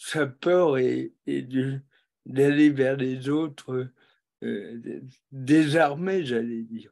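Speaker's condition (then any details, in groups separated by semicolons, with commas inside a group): Cerebral palsy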